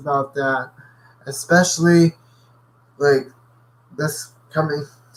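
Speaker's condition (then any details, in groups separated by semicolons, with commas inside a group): Cerebral palsy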